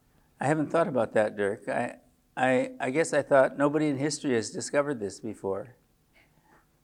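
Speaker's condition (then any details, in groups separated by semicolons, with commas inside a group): Parkinson's disease; age 74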